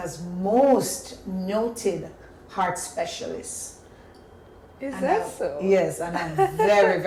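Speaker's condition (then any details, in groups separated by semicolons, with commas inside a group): No condition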